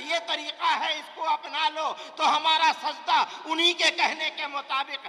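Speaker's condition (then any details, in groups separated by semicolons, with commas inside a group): No condition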